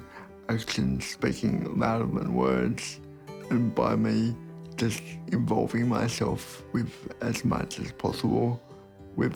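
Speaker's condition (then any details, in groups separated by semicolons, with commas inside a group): Cerebral palsy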